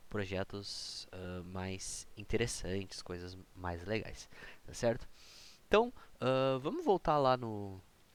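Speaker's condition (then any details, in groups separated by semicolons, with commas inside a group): No condition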